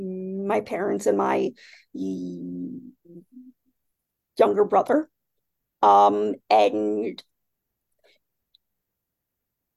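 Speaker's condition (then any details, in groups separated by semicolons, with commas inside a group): Stuttering; stuttering since childhood, speech therapy restarted in adulthood, fifth speech therapist; unavoidable phone talk at work, uses email for much communication; blocks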